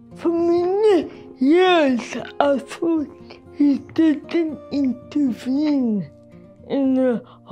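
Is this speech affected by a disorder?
Yes: cerebral palsy; severe physical impairment.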